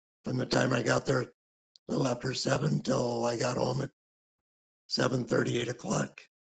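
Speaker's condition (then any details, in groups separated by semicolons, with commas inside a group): Thyroid cancer surgery; raspy voice, speech somewhat affected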